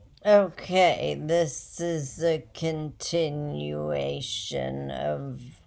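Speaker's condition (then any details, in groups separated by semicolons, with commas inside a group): Essential tremor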